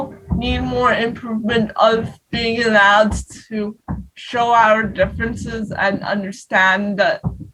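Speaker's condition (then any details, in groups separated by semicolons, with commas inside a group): Cerebral palsy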